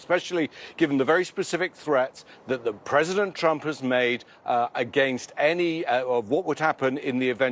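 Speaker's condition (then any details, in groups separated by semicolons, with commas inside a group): No condition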